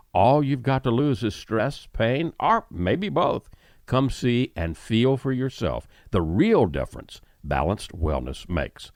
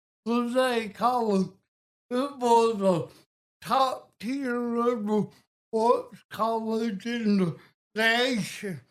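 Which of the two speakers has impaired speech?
The second: cerebral palsy; affects balance, fine motor; diagnosed age 2; speech impediment, often hard to understand.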